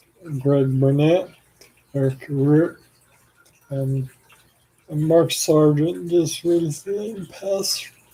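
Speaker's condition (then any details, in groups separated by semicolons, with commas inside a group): ALS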